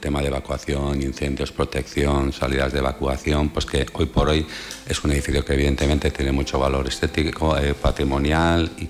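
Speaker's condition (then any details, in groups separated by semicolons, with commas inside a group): No condition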